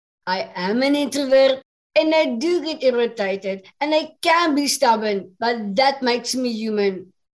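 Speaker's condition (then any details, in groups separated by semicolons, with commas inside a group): Down syndrome; extra chromosome 21, congenital, present since birth, a little slower than others; English is second language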